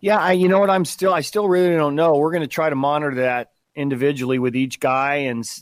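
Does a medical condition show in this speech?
No.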